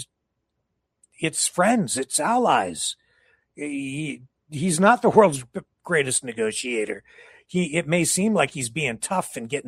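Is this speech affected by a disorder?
No.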